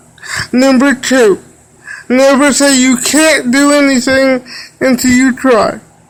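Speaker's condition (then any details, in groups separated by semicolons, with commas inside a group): Cerebral palsy; wheelchair user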